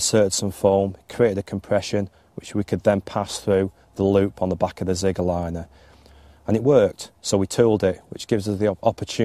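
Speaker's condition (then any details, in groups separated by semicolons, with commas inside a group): No condition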